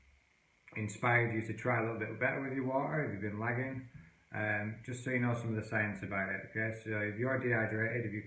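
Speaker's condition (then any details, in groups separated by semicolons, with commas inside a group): No condition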